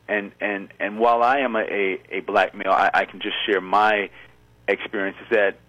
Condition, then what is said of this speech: Stuttering. In my own life, for instance, I am a congenital stutterer, have been that way for the last 50 years of my life, and I am 50 years old.